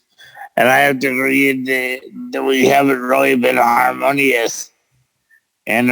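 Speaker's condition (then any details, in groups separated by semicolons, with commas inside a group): Cerebral palsy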